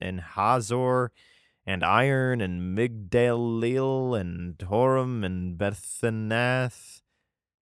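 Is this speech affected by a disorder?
No.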